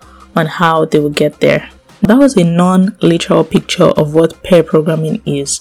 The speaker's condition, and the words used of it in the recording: None; typical speech.